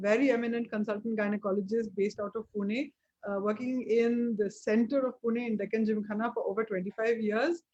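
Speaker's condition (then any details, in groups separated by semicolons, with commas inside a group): No condition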